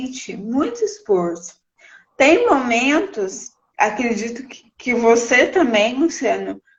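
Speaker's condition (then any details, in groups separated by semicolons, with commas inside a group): Cerebral palsy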